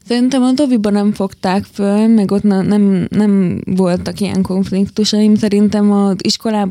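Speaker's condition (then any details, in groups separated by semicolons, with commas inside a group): Hearing loss, hard of hearing, hearing aids; likely from birth, detected at age five, first hearing aid at five; quiet child, started speaking late, recited nursery rhymes poorly in kindergarten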